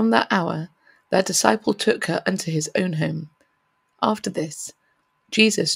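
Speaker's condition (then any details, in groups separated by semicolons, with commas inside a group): No condition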